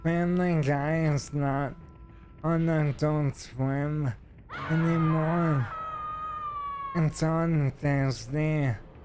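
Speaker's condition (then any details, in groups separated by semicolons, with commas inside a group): ALS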